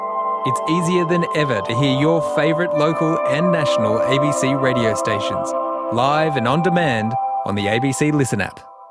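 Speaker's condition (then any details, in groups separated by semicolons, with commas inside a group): No condition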